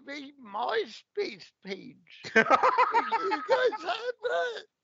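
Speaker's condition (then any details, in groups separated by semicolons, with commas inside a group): Cerebral palsy; takes a while to walk off stage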